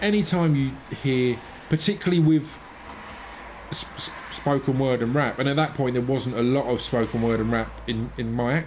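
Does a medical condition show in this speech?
Yes: stutter; stutter since childhood, present at school, syllable tapping on leg taught by bassist with stutter; constantly reins in and controls stutter while talking, makes adaptions, stutter comes and goes; stutters on certain names like Dylan Moran, absent in songs, creeps in without beat, Alexa misunderstands; here repeated sounds, prolonged sounds.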